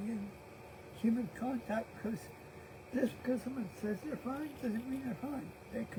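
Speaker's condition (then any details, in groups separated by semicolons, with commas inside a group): Cerebral palsy; present since birth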